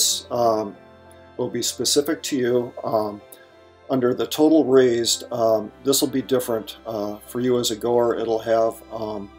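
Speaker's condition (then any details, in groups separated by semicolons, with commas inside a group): No condition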